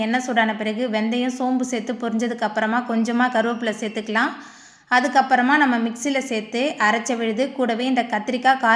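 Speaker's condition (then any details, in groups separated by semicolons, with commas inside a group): No condition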